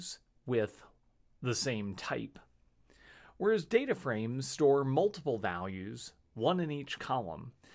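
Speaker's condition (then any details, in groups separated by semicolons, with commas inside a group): No condition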